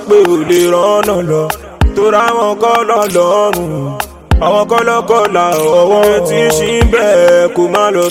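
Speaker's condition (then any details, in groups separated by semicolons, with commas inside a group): No condition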